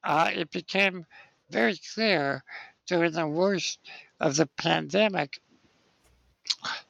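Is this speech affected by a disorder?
Yes: spinal muscular atrophy; congenital, muscle weakness, wheelchair use whole life; age 60.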